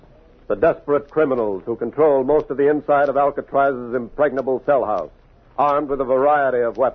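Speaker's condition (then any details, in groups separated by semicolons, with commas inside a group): No condition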